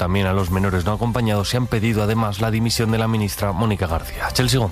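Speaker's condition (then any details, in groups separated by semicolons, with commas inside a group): No condition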